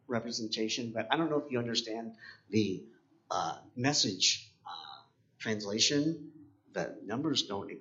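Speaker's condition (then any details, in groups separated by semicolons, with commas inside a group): Cleft palate; congenital cleft palate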